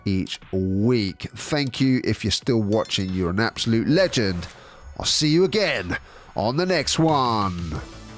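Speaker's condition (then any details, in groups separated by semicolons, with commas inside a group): No condition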